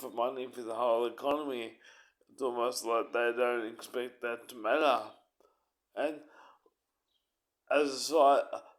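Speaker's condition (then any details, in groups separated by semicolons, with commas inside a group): Cerebral palsy; uses wheelchair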